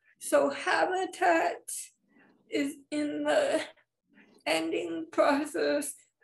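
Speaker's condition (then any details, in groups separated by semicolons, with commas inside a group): Spastic cerebral palsy; spastic, all four limbs, wheelchair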